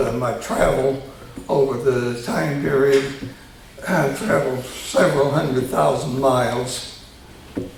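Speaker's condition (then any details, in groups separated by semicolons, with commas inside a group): Tongue cancer surgery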